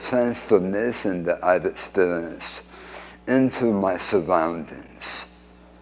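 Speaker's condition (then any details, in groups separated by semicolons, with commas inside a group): Speech impediment after cancer surgery; forearm flap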